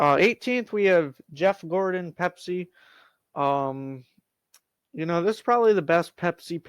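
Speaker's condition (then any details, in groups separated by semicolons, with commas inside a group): No condition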